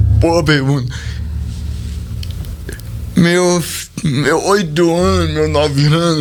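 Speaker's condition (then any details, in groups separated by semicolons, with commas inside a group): Cerebral palsy; speech not normal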